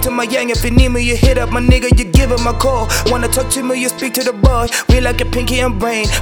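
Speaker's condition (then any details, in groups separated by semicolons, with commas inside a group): No condition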